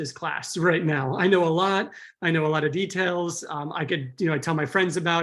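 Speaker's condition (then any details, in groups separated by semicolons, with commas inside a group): No condition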